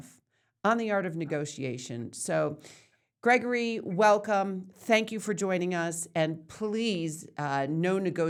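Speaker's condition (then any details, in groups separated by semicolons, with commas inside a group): No condition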